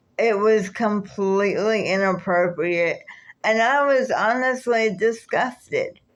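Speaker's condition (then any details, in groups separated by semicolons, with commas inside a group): Cerebral palsy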